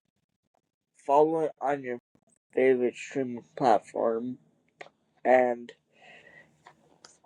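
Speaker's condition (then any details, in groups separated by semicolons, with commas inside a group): Cerebral palsy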